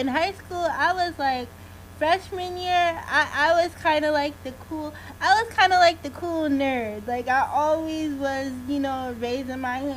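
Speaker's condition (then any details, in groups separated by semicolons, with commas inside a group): Cerebral palsy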